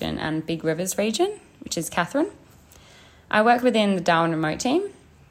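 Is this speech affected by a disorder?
No.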